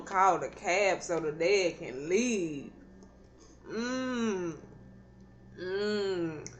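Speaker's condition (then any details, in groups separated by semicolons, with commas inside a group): Cerebral palsy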